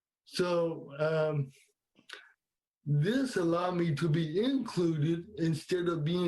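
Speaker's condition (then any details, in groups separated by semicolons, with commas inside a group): Cerebral palsy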